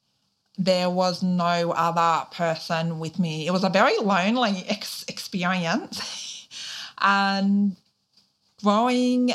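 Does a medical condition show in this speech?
Yes: deafness, profound; born deaf, recessive gene, Auslan sign language first language, started speaking at age 5; weekly private speech therapy in childhood, speaks clearly, bilingual Auslan and spoken English.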